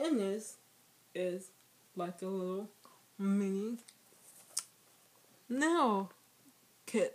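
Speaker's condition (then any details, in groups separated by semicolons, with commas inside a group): Speech impairment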